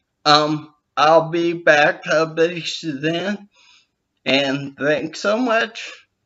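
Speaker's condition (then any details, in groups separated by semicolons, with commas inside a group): Brain injury with dysarthria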